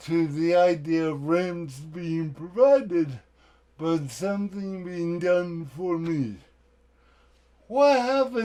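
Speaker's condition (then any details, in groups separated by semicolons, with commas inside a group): Cerebral palsy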